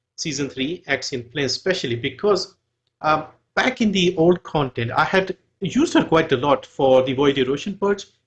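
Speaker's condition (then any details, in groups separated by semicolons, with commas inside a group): No condition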